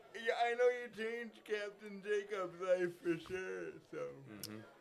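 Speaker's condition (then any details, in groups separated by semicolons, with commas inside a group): Cerebral palsy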